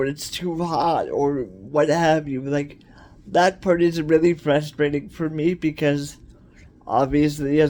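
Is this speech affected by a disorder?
Yes: cerebral palsy; cerebral palsy, wheelchair.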